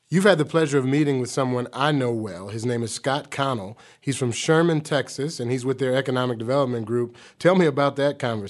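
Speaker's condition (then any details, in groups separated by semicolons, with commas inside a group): No condition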